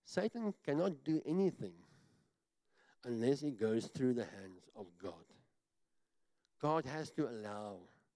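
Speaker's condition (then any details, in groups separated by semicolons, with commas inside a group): Cleft palate; talks funny, self-described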